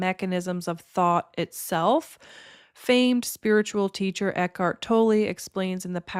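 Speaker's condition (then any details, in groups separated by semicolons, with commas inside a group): No condition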